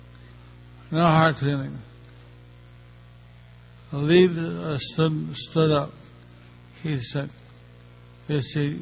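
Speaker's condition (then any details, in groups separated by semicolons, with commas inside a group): Stroke; stroke a little over a year ago; not so easy to speak, checks whether listeners understand, understood only a little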